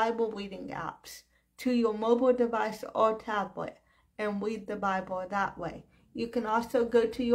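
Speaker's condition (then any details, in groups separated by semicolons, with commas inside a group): Cerebral palsy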